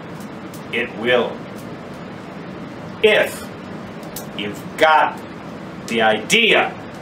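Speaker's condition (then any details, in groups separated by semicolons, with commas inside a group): No condition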